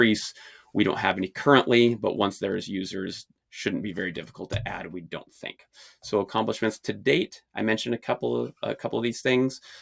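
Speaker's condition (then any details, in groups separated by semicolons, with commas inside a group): No condition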